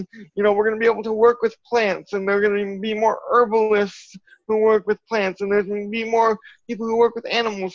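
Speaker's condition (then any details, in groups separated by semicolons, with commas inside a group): Cerebral palsy; from birth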